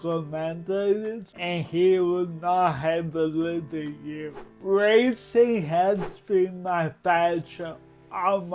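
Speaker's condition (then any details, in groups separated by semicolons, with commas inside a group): Cerebral palsy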